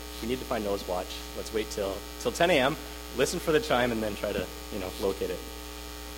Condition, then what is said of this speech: No condition.